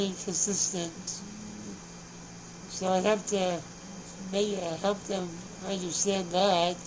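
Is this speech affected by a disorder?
Yes: spinal muscular atrophy.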